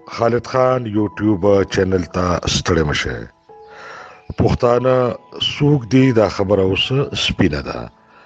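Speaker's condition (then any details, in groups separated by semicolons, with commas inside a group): No condition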